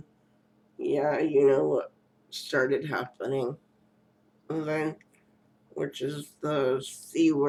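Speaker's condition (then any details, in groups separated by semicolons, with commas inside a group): Cerebral palsy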